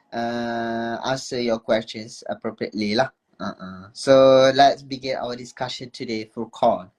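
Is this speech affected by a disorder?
No.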